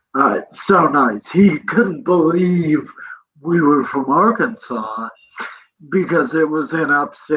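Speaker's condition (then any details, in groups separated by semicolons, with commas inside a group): Cerebral palsy; present from birth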